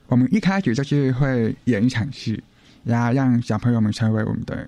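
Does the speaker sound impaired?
Yes: hearing impairment; uses hearing aids; wears hearing aids; host hints hearing loss may be audible to listeners, says can speak well.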